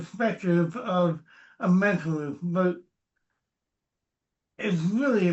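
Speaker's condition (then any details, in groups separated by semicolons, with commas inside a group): Cerebral palsy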